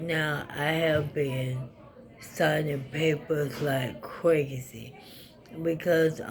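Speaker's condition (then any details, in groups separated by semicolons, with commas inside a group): ALS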